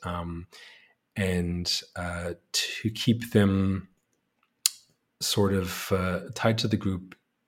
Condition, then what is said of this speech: Stuttering. So I've always found that like a more musically driven sentence is slightly easier for me to read aloud.